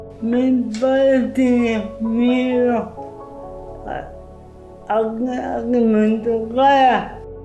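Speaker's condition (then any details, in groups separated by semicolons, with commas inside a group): Cerebral palsy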